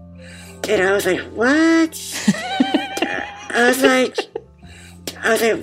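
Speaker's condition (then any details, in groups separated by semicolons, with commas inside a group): Muscular dystrophy; congenital form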